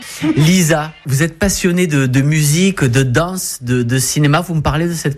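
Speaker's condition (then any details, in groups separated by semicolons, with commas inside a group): No condition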